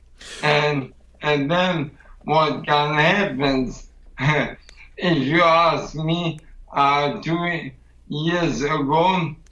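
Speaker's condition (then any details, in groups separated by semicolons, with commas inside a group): ALS; wife Steffi helps explain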